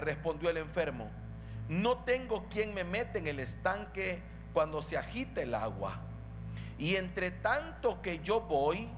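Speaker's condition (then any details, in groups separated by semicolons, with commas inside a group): No condition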